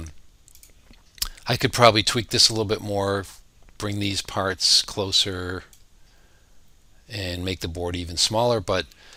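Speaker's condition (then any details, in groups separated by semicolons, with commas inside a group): No condition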